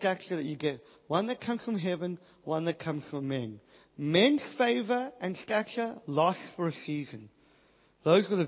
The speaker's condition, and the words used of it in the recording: Cleft palate. Things that I find fascinating is that the biggest thing that this has affected is my speech.